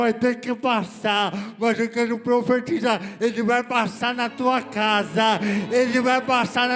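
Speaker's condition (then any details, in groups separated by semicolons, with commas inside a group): Cerebral palsy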